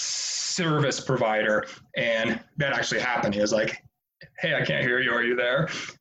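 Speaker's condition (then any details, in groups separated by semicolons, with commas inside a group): No condition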